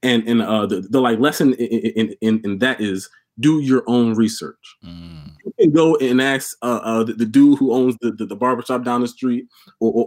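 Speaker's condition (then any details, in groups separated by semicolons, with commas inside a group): Stuttering; stuttered all life since childhood, volunteered for public speaking in high school and college; repeated sounds, repeated words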